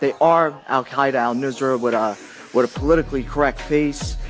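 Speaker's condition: No condition

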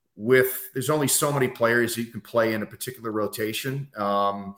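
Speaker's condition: No condition

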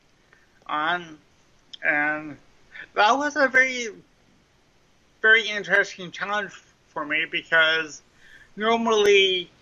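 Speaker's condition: Cerebral palsy; mild cerebral palsy

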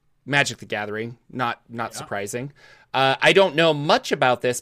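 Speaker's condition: No condition

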